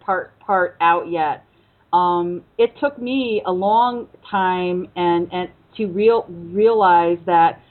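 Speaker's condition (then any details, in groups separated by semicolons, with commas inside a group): Stuttering; stuttering since at least teen years, persisting into adulthood; still stutters; formerly avoided speaking situations, speechless at first self-help group meeting, said name and stutter by fourth or fifth; repeated sounds, prolonged sounds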